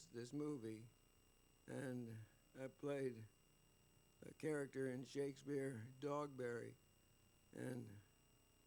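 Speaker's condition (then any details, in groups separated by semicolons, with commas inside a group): Parkinson's disease; attends exercise program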